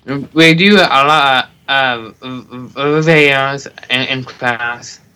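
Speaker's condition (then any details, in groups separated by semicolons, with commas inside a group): Down syndrome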